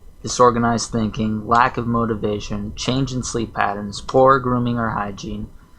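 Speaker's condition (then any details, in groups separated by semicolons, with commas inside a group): No condition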